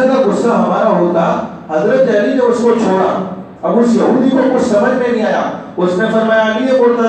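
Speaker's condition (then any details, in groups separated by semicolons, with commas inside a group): No condition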